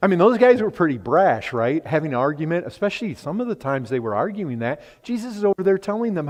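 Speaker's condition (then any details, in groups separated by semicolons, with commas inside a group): No condition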